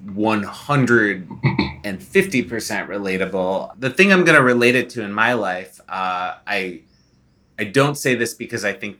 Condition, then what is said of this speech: None; typical speech.